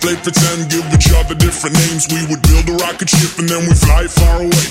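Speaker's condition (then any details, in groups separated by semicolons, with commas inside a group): No condition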